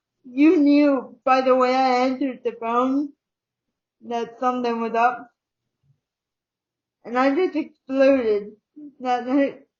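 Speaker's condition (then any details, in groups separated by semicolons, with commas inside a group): Cerebral palsy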